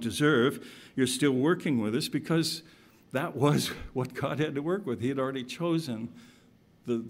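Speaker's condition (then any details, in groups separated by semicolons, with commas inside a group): No condition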